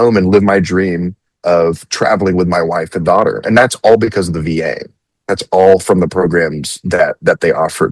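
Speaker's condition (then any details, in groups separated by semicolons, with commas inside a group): No condition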